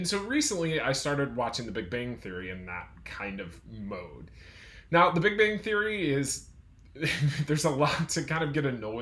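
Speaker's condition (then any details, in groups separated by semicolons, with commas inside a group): No condition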